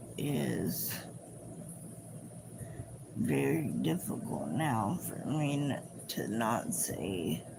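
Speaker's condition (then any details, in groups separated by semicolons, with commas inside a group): Cerebral palsy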